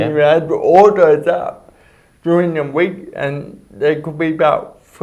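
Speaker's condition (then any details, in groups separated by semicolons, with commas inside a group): Cerebral palsy; speech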